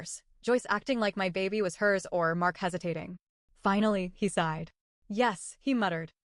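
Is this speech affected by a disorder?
No.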